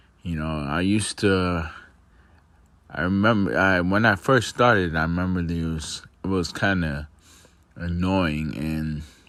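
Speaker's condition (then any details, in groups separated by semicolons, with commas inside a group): Multiple sclerosis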